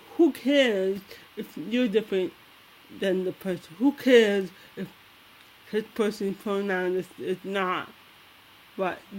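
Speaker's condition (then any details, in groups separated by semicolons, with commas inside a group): Cerebral palsy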